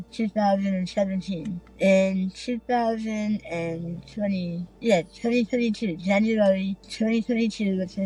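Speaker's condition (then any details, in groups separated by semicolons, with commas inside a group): Tongue removal for cancer; no speech right after surgery, former tracheal breathing tube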